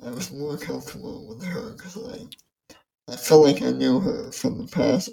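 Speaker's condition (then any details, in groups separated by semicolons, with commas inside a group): ALS; affects mouth function, reading aloud affected, apologizes for speech, host takes over reading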